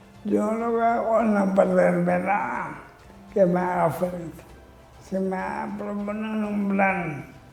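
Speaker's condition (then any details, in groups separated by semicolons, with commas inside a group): Amyotrophic lateral sclerosis (ela)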